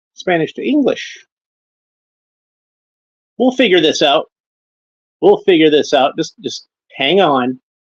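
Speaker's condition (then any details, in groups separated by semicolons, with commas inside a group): No condition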